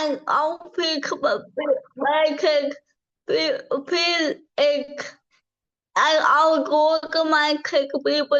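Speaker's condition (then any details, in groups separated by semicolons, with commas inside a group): Cerebral palsy; from birth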